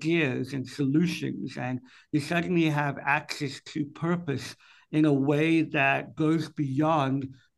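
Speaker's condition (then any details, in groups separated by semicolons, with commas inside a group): Cleft palate; speech impediment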